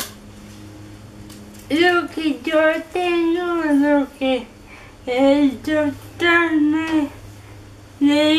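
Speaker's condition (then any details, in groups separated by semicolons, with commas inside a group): Cerebral palsy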